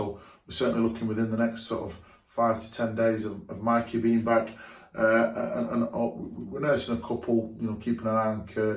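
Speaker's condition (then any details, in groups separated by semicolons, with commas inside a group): No condition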